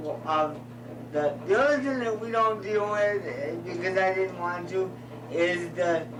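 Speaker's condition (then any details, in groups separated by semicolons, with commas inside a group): Cerebral palsy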